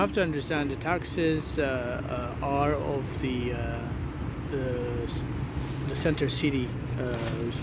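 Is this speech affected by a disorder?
No.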